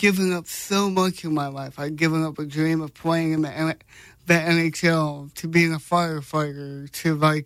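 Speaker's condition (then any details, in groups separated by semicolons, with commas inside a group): Cerebral palsy; congenital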